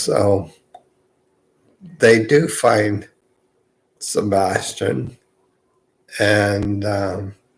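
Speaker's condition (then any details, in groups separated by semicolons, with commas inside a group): Multiple sclerosis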